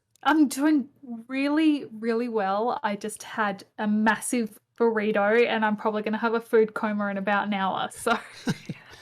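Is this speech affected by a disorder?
No.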